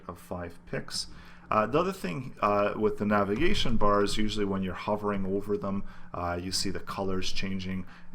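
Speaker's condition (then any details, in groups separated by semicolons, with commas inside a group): No condition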